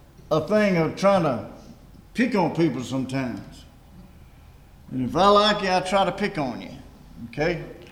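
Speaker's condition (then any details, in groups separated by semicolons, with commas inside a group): No condition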